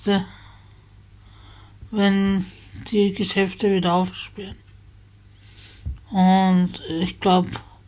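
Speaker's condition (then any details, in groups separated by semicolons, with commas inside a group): Spasticity from birth; multiple sclerosis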